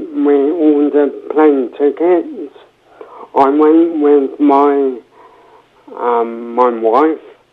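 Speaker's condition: Cerebral palsy, mild; slight, after accident at age 2 with month-long coma, affects coordination, physio for walking; affects speech, speech therapy at Victoria School in Poole

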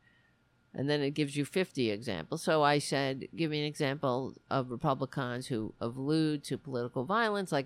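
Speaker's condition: No condition

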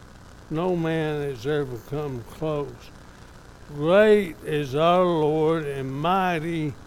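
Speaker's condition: ALS; more physically limited than a year ago

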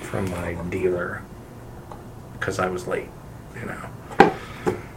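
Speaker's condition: No condition

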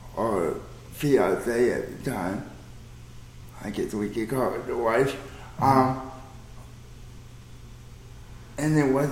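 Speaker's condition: Cerebral palsy

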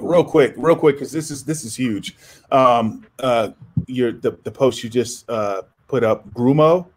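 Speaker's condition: No condition

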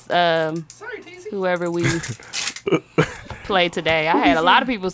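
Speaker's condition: No condition

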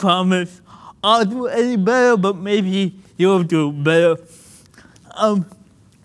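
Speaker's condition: Cerebral palsy; listeners may need to rewind

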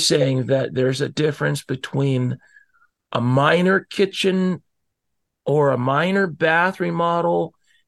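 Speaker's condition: No condition

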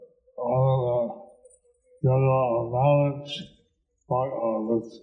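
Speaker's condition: Stroke with facial paralysis; about 15 years since stroke

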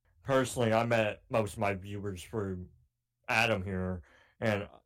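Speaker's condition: Cleft palate; cleft palate since childhood, surgical repair in childhood; voice sounds deeper than it is, deeper over mic, cannot say certain words, frequent mispronunciations, speech impediment

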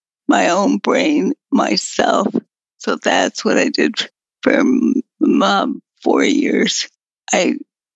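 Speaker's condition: Progressive multiple sclerosis; walker to scooter to wheelchairs

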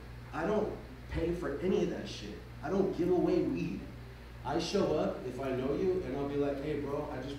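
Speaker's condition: No condition

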